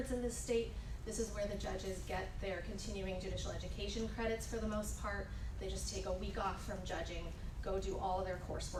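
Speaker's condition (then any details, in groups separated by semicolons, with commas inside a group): No condition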